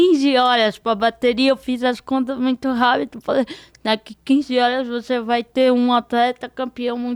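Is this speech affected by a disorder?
Yes: cerebral palsy; diparetic form.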